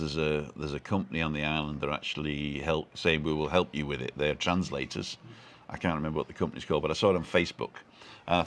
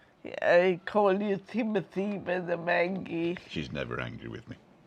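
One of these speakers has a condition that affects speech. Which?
The second: multiple sclerosis.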